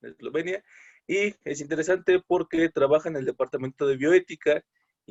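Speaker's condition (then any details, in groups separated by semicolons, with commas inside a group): No condition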